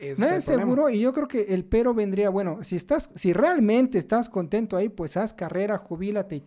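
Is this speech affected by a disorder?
No.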